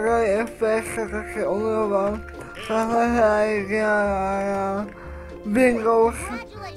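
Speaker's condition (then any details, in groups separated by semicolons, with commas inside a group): Cerebral palsy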